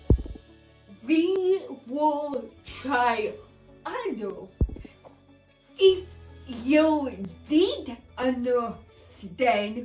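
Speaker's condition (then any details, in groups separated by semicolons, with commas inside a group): Speech apraxia; trouble producing sounds correctly despite knowing words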